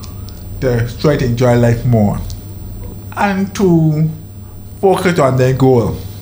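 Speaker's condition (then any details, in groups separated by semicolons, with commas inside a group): Deafness, deaf in one ear from birth, other ear from age 18; born deaf in one ear; has speech, had speech therapy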